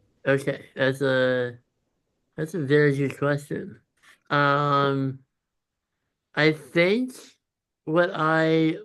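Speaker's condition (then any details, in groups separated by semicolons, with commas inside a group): Congenital muscular dystrophy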